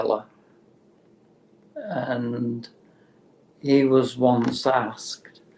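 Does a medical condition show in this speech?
Yes: motor neurone disease; terminal, no cure.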